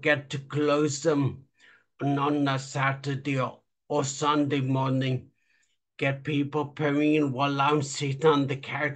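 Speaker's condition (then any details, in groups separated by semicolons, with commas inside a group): Traumatic brain injury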